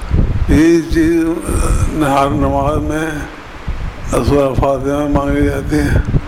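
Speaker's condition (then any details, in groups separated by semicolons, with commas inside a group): Difficulty speaking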